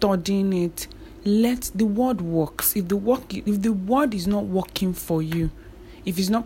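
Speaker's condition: No condition

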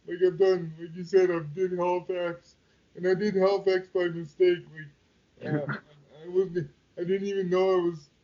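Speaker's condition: Quadriplegic cerebral palsy; wheelchair user

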